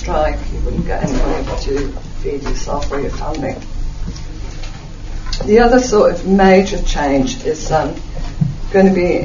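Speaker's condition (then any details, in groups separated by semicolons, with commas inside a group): No condition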